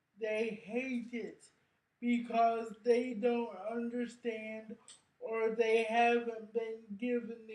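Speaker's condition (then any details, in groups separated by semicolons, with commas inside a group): Cerebral palsy; brain injury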